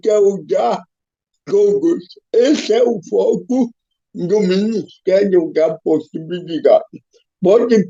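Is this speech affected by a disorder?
Yes: cerebral palsy; physical disability.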